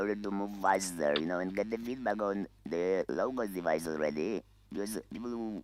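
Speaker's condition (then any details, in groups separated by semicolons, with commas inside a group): Laryngeal cancer, voice loss, electrolarynx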